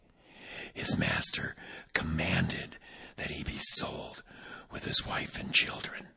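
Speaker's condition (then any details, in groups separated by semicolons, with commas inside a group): Vocal cord paralysis, unilateral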